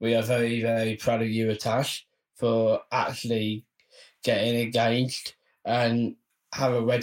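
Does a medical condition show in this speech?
Yes: Down syndrome.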